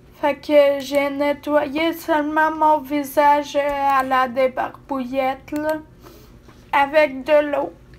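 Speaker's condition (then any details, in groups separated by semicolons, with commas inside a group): Ataxia; degenerative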